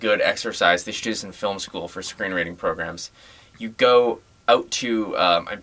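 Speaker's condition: No condition

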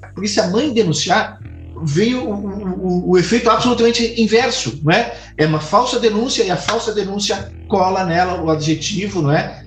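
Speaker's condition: No condition

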